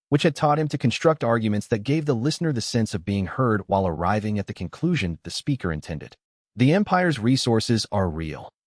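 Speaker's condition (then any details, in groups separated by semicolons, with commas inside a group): No condition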